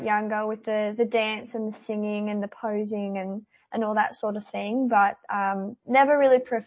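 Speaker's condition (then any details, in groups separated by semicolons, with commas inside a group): Cleft palate; protecting voice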